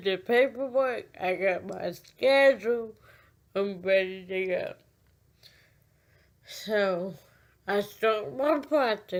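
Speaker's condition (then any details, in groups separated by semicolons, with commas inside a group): Cerebral palsy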